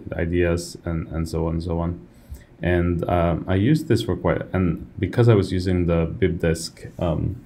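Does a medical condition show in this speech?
No.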